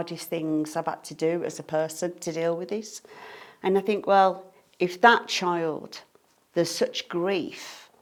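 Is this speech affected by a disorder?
No.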